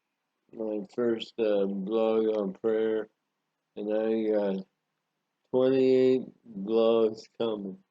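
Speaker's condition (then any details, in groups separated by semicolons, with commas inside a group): Parkinson's disease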